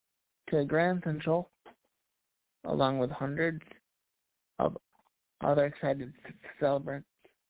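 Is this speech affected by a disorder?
Yes: cerebral palsy; past challenges speaking up.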